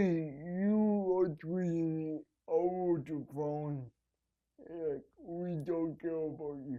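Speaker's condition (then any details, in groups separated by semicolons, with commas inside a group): Cerebral palsy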